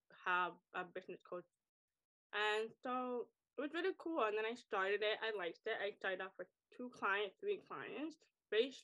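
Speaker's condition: Deafness, acquired deafness, wears hearing aids

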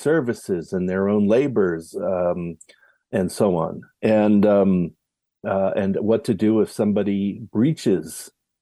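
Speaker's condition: No condition

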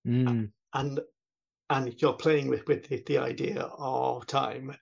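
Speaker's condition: Stammering; talks with a stammer; repeated sounds, repeated words

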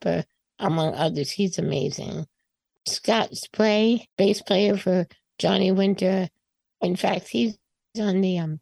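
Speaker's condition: Spinal muscular atrophy type 2; born early 60s

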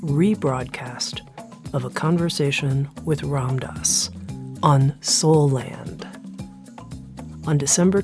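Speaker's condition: No condition

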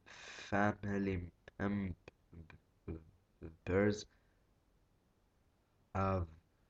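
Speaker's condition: Stuttering; almost 12 years since onset, onset around age 4; speech impediment, trying to be less covert, speaking more since senior year; blocks

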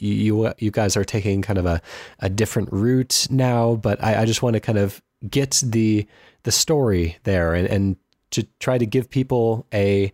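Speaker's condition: No condition

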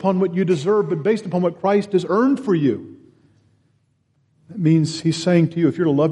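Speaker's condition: No condition

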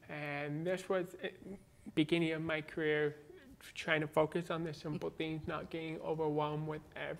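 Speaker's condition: Born deaf, cochlear implant

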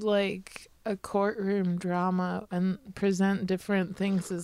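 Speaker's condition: No condition

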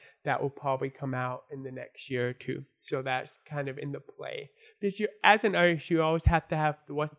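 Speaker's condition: Born deaf, congenital; English difficult

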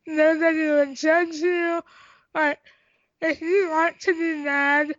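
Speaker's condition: Tracheostomy; congenital cystic hygroma of head and neck, cysts in airway and esophagus

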